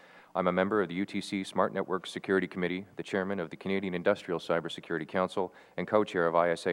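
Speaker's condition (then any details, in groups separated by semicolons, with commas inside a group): No condition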